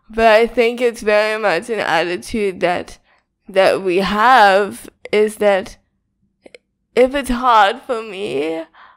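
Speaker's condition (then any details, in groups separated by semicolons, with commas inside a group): Cerebral palsy; speech not very clear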